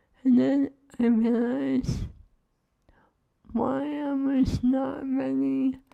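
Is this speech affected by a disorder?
Yes: ALS; cannot eat.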